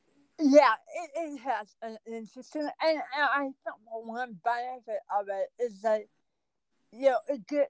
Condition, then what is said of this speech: Cerebral palsy. It affected my speech, obviously, though I'm ambulatory.